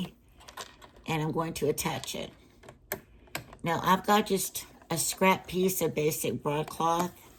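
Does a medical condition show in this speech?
No.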